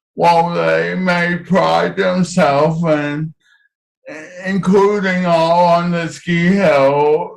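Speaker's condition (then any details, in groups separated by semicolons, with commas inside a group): Cerebral palsy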